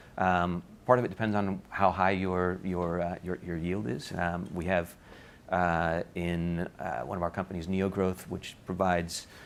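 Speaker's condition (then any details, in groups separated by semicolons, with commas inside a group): No condition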